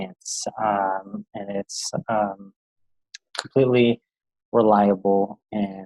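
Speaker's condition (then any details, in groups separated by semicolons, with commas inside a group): No condition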